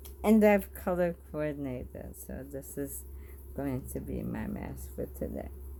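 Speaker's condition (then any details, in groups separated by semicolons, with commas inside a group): Bulbar ALS; bulbar onset; forgets to swallow while talking, saliva sprays, some drooling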